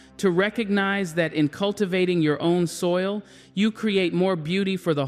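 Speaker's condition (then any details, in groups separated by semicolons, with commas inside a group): No condition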